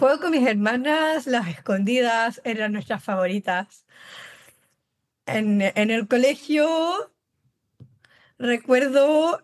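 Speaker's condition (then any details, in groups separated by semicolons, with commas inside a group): Down syndrome; congenital, since birth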